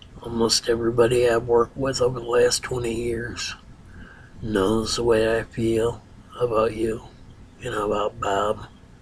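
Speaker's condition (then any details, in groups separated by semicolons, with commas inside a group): Ataxia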